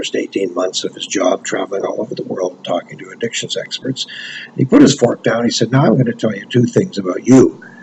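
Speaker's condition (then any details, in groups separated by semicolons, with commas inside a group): No condition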